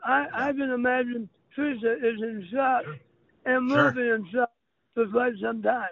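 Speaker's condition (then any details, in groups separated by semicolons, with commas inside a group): Throat cancer; lasting impact on throat and speech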